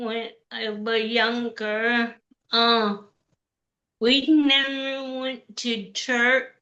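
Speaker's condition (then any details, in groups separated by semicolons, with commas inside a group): Cerebral palsy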